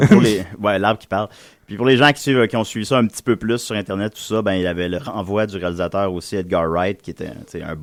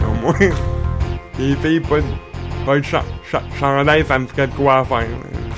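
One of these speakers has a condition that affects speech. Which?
The second: cerebral palsy.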